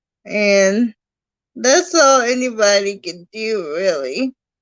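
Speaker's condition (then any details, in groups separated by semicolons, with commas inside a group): Cerebral palsy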